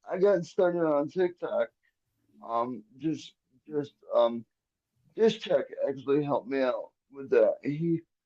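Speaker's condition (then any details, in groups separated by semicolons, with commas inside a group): Cerebral palsy; quadriplegic from birth, brain injury from brain bleed at birth, arms and legs affected, cannot walk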